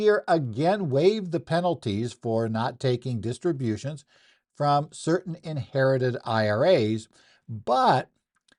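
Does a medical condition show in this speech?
No.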